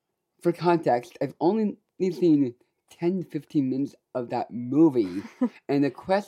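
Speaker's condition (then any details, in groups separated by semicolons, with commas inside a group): Down syndrome; able to express self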